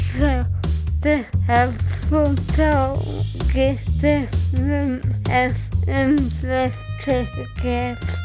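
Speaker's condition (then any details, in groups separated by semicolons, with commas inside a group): Cerebral palsy; from birth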